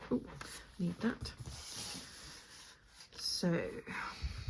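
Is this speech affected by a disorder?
No.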